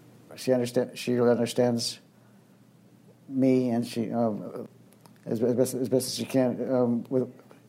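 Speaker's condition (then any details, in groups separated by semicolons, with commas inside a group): Young onset Parkinson's disease; frequent word and phrase repetitions, many fillers, restarted phrases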